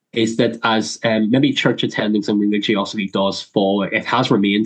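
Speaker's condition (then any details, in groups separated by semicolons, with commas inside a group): Cleft lip and palate; dreaded reading aloud and public speaking as child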